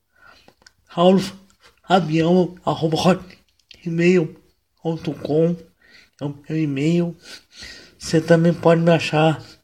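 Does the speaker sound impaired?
Yes: cerebral palsy, mild; wheelchair user, motor function affected; no medication; voice mildly affected, occasional voice breaks.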